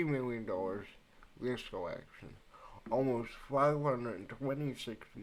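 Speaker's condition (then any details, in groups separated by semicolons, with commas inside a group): Cerebral palsy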